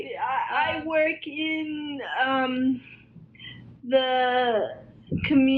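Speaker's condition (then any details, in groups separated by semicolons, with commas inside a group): Cerebral palsy; spastic quadriplegia, all four limbs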